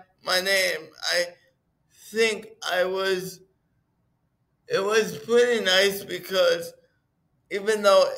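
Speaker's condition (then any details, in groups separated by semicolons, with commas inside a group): Cerebral palsy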